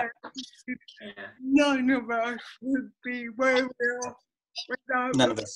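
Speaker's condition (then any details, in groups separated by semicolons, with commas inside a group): Cerebral palsy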